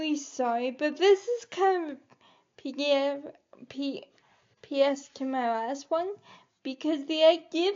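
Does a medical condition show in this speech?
Yes: cerebral palsy; able to articulate and speak.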